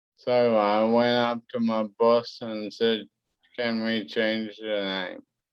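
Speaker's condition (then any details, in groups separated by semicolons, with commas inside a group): Cerebellar ataxia; brain cause, wheelchair; speech affected, hard to understand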